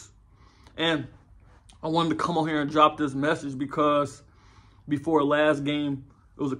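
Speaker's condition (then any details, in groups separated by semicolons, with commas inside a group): No condition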